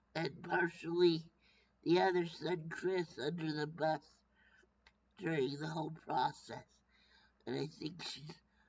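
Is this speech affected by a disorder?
Yes: brain injury.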